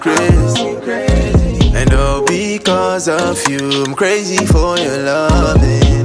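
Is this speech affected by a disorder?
No.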